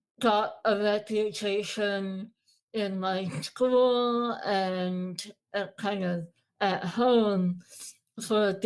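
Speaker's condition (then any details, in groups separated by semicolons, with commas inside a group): Moebius syndrome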